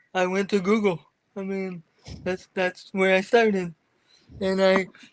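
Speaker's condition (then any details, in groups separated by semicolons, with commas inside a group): Cerebral palsy; from birth, wheelchair user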